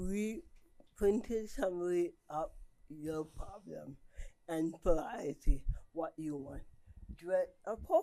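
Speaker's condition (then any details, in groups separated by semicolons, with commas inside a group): Cerebral palsy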